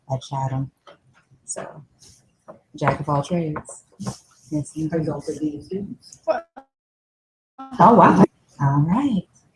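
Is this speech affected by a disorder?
No.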